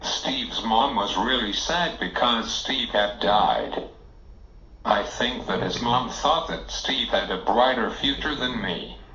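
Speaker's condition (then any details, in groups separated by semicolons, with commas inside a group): Cerebral palsy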